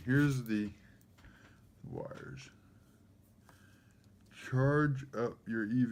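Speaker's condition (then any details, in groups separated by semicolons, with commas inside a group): Cerebral palsy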